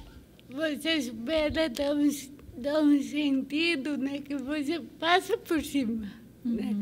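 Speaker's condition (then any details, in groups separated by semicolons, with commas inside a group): Cerebral palsy; from birth, medical negligence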